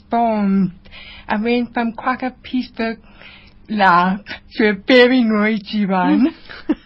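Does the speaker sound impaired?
Yes: profound hearing loss; congenital, no family history, diagnosed at 9 months, cochlear implant at Tigerberg unit in early 20s; age 50, uses cochlear implant, hears high speech frequencies, ongoing therapy with audiologist Jenny Perrold; learned to speak through extensive speech therapy with parent and speech therapist after diagnosis.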